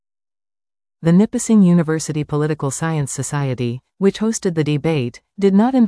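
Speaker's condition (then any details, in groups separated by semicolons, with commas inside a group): No condition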